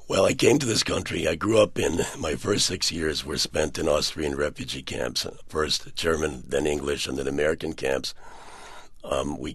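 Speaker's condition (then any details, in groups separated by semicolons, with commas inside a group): Partial laryngectomy for throat cancer; throat cancer surgery, 80% of larynx removed, Cleveland Clinic experimental surgery attaching left neck muscles to larynx; about seven years after surgery, tracheostomy for a very long time, no longer; unable to speak about 2 years, early voice like Brando in The Godfather, improved, called sexy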